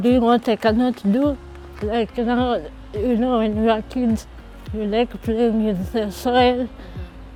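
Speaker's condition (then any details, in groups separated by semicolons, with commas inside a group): Cerebral palsy; since birth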